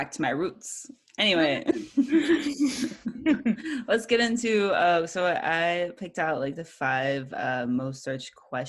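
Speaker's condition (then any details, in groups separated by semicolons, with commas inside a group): No condition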